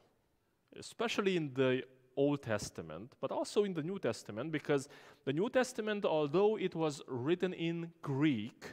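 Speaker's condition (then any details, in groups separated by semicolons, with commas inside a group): No condition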